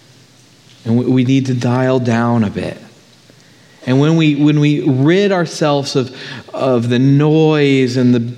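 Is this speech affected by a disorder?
No.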